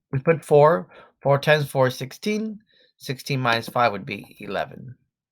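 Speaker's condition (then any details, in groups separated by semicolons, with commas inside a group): No condition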